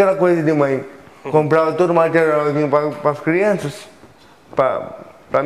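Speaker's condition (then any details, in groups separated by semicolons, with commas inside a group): Cerebral palsy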